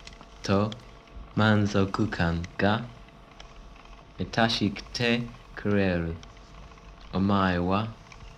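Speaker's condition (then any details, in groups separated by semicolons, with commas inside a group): No condition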